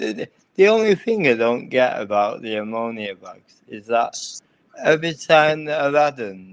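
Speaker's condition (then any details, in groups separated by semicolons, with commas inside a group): Cerebral palsy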